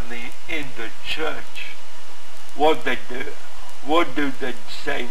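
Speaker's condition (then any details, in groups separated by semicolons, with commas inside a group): Cerebral palsy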